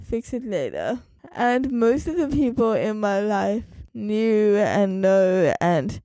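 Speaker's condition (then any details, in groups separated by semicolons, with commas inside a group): Cerebral palsy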